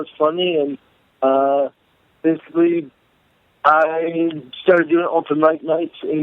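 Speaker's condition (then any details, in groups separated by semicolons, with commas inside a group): Cerebral palsy; may sound drunk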